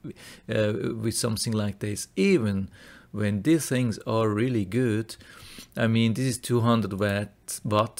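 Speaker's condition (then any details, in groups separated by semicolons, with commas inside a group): No condition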